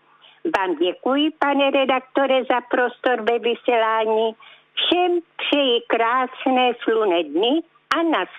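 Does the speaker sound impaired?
No.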